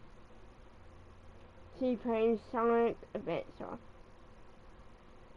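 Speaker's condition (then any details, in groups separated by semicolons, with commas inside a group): Cerebral palsy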